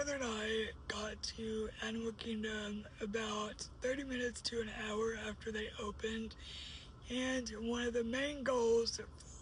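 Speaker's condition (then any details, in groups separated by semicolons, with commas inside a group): Cerebral palsy; uses a wheelchair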